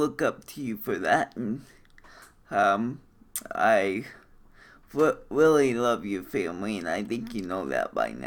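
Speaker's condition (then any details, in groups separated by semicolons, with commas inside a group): Cerebral palsy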